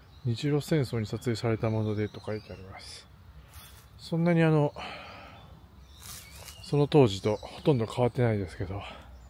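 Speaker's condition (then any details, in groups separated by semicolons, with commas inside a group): No condition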